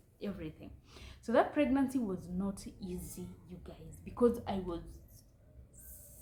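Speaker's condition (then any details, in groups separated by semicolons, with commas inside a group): No condition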